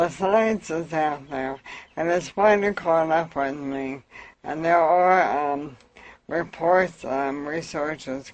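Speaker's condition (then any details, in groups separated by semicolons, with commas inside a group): Amyotrophic lateral sclerosis; lost use of arms; about 24 years since diagnosis, uses cannabis; speech improved with cannabis, cannot cough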